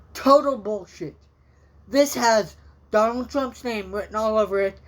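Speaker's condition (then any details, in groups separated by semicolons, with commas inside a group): Cerebral palsy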